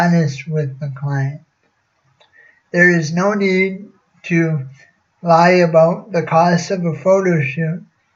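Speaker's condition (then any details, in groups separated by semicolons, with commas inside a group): Cerebral palsy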